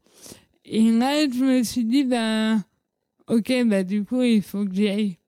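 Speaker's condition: Cerebral palsy; leg surgery around age 14 with several medical errors, atypical gait, childhood speech, psychomotor and physiotherapy

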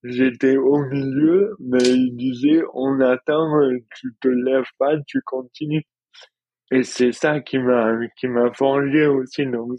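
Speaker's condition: Dystonia; more pain before injection

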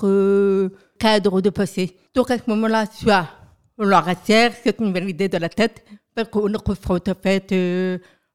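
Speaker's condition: Profound deafness from birth, profound, congenital

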